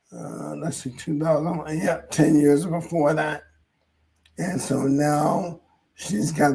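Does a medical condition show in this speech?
Yes: ALS; hoarse voice.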